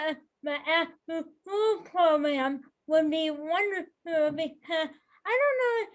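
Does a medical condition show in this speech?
Yes: cerebral palsy; physical disability only.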